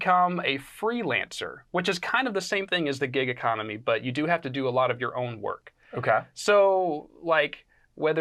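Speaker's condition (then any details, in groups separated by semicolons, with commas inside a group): No condition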